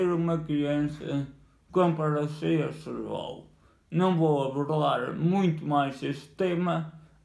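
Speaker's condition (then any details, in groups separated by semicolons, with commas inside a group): Cerebral palsy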